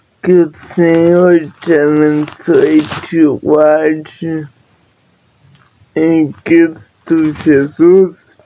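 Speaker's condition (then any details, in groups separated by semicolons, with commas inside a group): Paralysis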